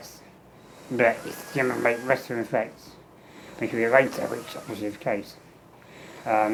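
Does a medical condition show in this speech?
Yes: muscular dystrophy; muscle wasting weakening lungs, wheelchair user, tracheostomy; ventilator via tracheostomy for 15 years, low lung capacity; speech in spurts between ventilator breaths, tracheostomy made speaking harder.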